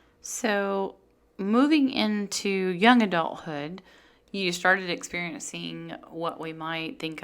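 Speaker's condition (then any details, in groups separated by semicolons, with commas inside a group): No condition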